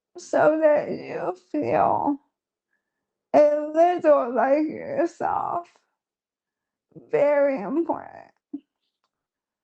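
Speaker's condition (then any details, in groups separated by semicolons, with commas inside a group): ALS; feeding tube; diagnosed at age 29; later insufficient oral intake, breathing impacted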